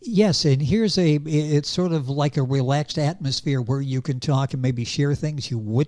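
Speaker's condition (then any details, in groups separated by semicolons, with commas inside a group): No condition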